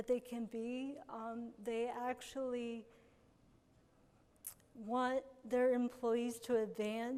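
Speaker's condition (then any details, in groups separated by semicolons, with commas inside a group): Cerebral palsy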